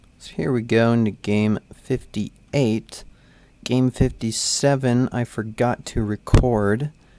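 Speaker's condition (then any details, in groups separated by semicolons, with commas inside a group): No condition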